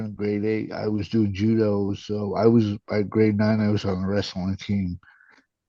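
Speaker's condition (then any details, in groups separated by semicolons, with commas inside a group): Cerebral palsy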